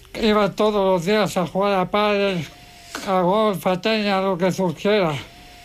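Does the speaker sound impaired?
Yes: ALS; sudden onset in previously active adult; needs hoist (grúa) to get into bed, low body weight; voice described by host as impressive.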